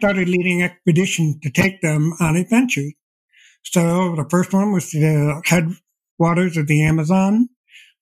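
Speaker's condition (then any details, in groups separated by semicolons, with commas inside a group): Deafblindness; progressive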